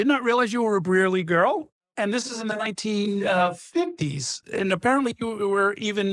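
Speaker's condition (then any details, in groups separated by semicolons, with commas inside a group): No condition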